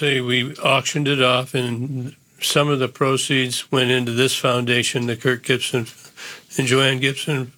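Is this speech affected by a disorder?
Yes: Parkinson's disease; posture and gait changes, earlier neck and shoulder surgeries missed diagnosis; about 10 years since diagnosis; once could not speak on live TV, diagnosed 2 days later.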